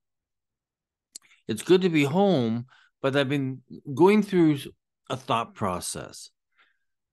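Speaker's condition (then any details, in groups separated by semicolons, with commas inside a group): No condition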